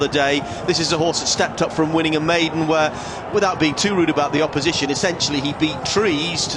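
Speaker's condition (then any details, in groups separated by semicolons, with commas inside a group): No condition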